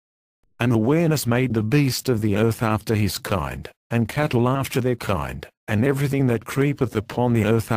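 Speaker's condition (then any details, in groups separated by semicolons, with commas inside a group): No condition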